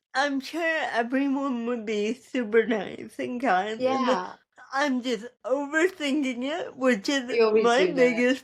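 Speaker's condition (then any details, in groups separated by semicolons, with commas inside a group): Cerebral palsy; spastic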